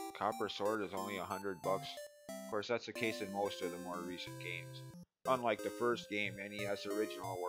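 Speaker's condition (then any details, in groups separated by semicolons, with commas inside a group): No condition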